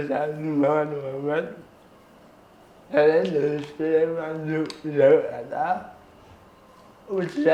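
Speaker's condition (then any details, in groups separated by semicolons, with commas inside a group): Cerebral palsy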